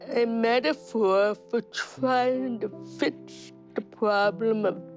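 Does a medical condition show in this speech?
Yes: cerebral palsy; speech therapy from age four.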